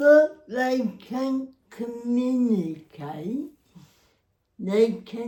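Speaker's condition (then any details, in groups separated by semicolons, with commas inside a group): Cerebral palsy; spastic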